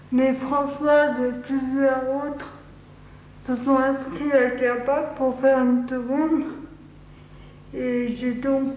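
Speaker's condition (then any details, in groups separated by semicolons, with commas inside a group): Cerebral palsy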